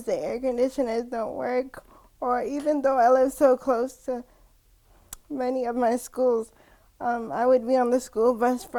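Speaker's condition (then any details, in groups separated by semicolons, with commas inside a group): Cerebral palsy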